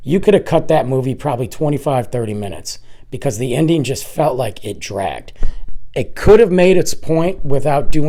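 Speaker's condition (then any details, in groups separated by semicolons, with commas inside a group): No condition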